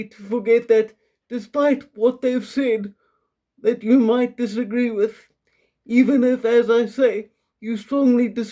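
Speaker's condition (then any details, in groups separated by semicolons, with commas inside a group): Quadriplegic cerebral palsy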